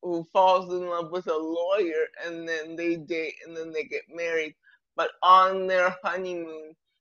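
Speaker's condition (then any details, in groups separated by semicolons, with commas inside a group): Cerebral palsy; present from birth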